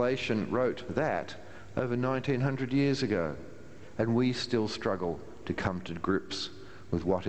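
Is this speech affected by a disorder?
No.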